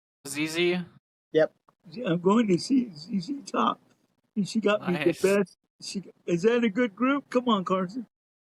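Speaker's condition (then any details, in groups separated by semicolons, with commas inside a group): Cerebral palsy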